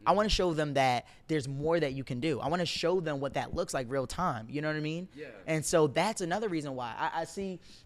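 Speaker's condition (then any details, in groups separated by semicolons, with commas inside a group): No condition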